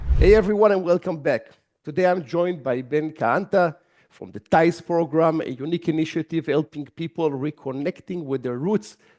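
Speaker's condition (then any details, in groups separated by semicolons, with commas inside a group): No condition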